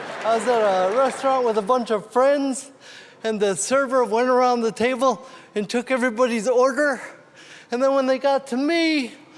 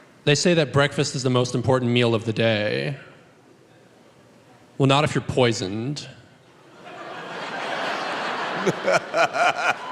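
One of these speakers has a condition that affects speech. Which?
The first: cerebral palsy.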